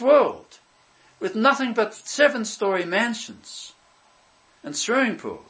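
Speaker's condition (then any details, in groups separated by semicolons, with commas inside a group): No condition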